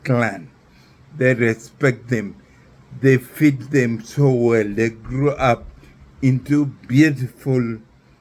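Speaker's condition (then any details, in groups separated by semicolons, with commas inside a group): Neurological disease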